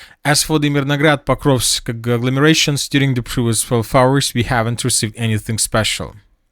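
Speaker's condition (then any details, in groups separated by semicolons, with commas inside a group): No condition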